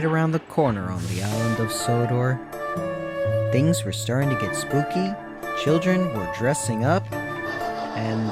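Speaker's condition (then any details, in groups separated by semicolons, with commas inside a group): No condition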